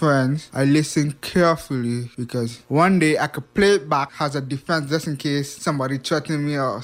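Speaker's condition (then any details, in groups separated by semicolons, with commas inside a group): Hearing impairment; past speech impediment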